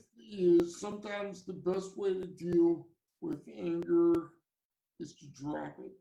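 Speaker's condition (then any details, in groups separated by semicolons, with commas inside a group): Cerebral palsy; from birth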